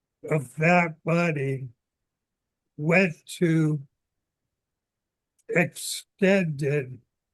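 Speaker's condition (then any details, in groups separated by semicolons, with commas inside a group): ALS; seventh year of disease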